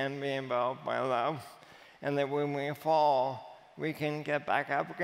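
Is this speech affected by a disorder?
Yes: amyotrophic lateral sclerosis.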